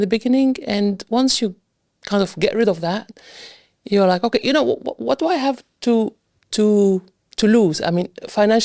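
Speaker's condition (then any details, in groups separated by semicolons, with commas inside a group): No condition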